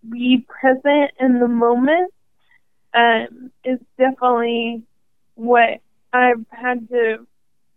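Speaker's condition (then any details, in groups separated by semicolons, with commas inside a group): ALS; sees speech and respiratory therapists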